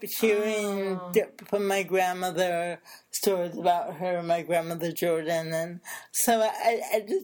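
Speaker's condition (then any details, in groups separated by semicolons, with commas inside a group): Cerebral palsy; since birth, affects speech and body movement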